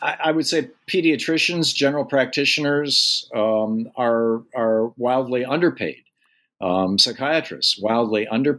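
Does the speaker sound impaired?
No.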